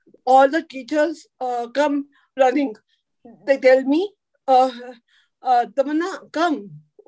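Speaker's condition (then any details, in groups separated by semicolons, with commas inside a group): Cerebral palsy; could not talk in early life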